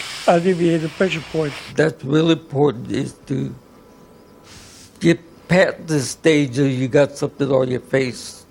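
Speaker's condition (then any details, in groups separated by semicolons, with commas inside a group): ALS; non-invasive ventilation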